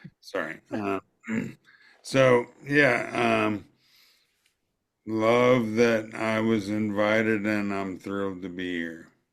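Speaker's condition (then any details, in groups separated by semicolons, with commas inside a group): ALS; voice retained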